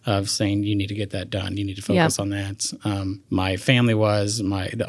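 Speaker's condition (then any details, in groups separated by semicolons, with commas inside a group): No condition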